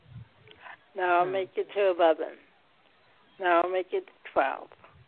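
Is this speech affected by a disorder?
Yes: cerebral palsy, mild.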